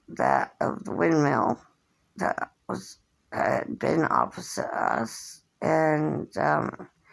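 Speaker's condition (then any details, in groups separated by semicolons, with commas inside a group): Cerebral palsy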